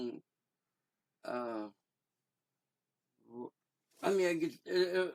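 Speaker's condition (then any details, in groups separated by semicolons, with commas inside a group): Cerebral palsy; voice sound affected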